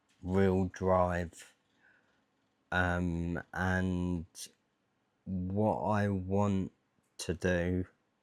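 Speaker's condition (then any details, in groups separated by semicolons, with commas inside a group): Dystonia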